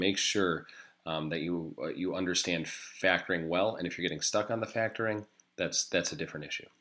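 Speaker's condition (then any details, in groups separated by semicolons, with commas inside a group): No condition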